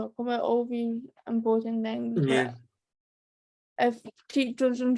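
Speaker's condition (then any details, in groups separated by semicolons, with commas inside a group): Cerebral palsy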